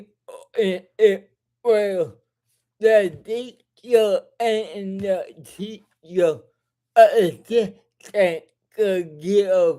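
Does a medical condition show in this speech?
Yes: cerebral palsy.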